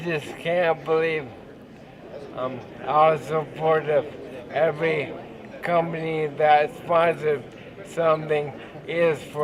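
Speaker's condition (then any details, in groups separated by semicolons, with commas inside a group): ALS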